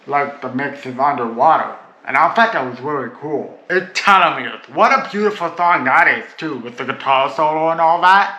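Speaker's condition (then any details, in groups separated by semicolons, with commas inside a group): Cerebral palsy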